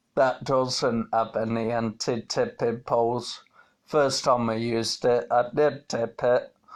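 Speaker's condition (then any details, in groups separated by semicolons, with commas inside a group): Multiple sclerosis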